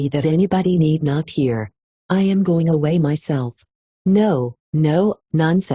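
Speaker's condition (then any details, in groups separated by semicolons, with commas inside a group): No condition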